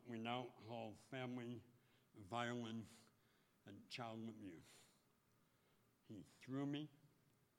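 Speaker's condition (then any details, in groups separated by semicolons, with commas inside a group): Speech impediment; 6 years of therapy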